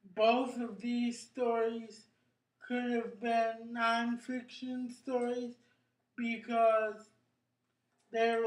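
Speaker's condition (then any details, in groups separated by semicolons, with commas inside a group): Cerebral palsy; brain injury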